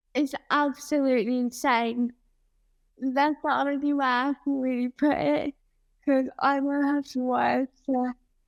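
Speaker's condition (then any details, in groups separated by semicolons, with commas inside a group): Cerebral palsy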